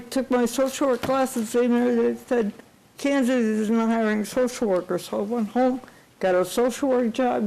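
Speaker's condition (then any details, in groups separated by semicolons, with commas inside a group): Cerebral palsy; unable to type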